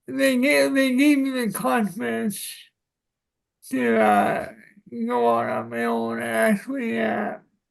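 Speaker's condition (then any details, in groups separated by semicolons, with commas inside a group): Cerebral palsy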